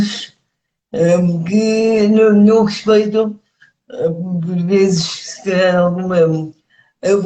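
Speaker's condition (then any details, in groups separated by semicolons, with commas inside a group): Cerebral palsy; speech affected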